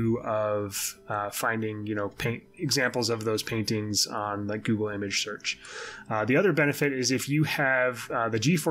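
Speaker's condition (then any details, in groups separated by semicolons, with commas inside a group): No condition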